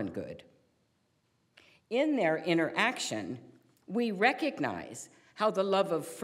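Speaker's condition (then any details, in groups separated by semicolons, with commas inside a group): No condition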